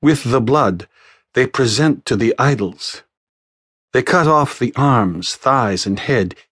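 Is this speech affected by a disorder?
No.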